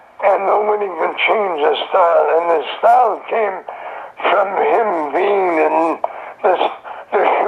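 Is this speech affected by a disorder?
Yes: throat cancer; survivor.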